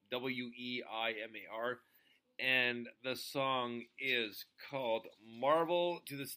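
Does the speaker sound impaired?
No.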